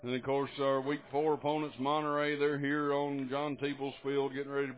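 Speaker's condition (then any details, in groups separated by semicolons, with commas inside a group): No condition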